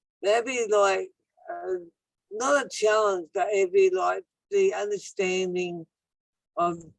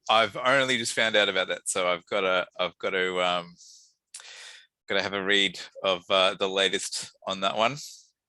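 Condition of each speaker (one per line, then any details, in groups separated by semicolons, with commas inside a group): Acquired brain injury; traumatic brain injuries, car accident, congenital corpus callosum disorder; tires easily
No condition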